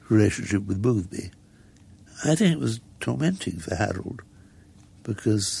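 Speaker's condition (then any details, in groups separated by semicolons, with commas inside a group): Muscular dystrophy; progressive, wheelchair user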